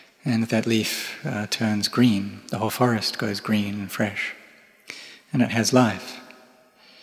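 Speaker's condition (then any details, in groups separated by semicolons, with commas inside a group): No condition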